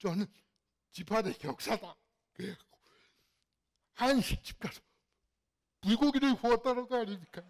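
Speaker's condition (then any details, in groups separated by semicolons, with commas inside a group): Cerebral palsy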